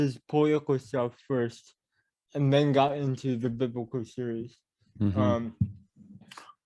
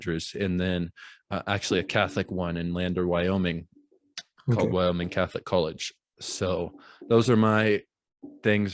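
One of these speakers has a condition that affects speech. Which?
The first: cerebral palsy; caused by birth trauma, spinal damage; mild; mild speech impediment.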